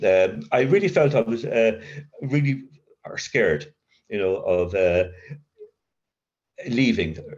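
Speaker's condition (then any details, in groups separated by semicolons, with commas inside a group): Covert stutter; severe childhood stutter, linked to adverse childhood experience, child guidance clinic, worse with teacher's punishment, covert since sobriety; still gets occasional blocks, uses voice as main working tool; stutters in mind more than aloud, avoids feared words, voice never feels own; blocks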